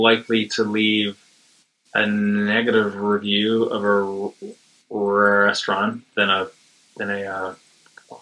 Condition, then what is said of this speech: Stuttering. Well, I get really tense throat, and my jaw's all tense, and my abdomen is tense.